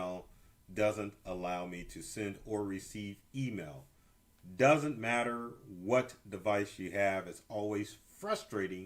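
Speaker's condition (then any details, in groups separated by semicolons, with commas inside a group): No condition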